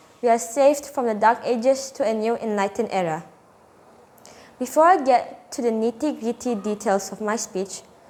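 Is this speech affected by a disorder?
No.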